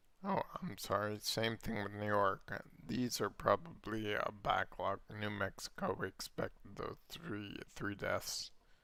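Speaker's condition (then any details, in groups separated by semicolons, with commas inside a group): Multiple sclerosis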